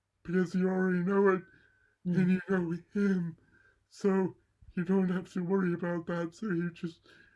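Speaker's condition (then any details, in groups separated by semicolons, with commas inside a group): Cerebral palsy; mild left side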